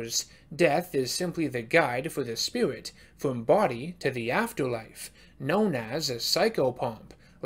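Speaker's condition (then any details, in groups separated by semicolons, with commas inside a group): No condition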